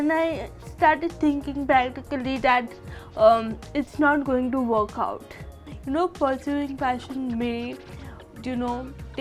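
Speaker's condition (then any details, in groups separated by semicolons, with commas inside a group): Cerebral palsy; since early childhood, childhood physical and occupational therapy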